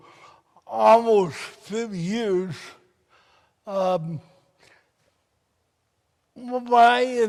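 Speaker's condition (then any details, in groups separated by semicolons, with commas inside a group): Cerebral palsy; speech affected, listeners may need time to understand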